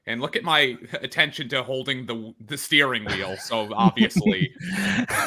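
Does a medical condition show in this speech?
No.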